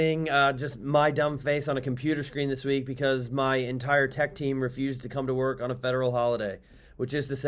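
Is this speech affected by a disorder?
No.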